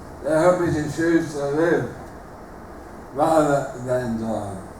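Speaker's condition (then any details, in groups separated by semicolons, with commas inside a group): Motor neuron disease; terminal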